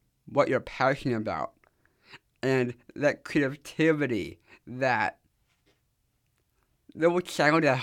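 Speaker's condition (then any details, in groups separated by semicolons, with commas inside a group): Down syndrome; does public speaking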